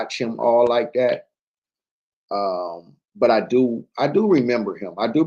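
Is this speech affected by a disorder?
No.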